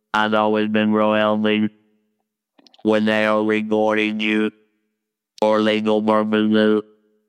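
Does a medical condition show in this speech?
Yes: laryngectomy, total laryngectomy with electrolarynx; robotic electric wand voice, hard to understand at first, talking effortful, wand not hard to learn.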